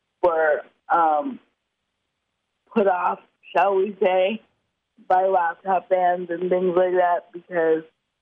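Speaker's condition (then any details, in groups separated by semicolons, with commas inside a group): Cerebral palsy; muscle spasms, trouble holding cup, drinks through straw, uses voice dictation software; chokes on liquids or spills when drinking from cup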